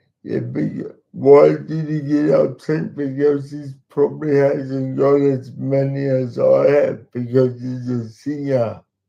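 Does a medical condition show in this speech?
Yes: cerebral palsy; talks slowly.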